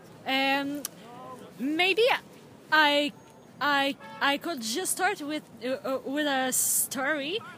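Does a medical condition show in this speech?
Yes: stuttering; stuttering since at least age 14 or 15, persisting about 15 years; still stutters; here repeated words, prolonged sounds.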